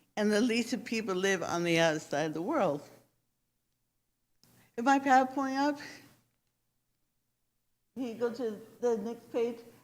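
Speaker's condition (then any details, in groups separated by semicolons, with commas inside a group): Cerebral palsy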